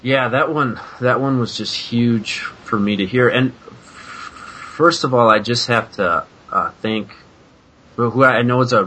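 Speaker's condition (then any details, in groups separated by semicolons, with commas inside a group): Stuttering; past fluency-shaping therapy; modeled on Thomas Alexander's 1968 recording, varying habitual pattern; noticeable, trying more prolongation, which feels better; repeated words, blocks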